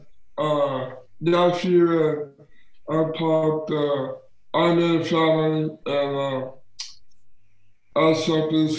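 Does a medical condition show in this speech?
Yes: Down syndrome.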